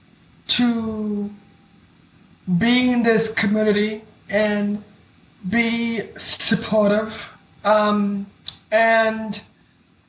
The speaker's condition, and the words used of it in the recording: Stuttering. It's just in searching that now I can speak, and I'm the first person who ever can speak, and I think that's cool.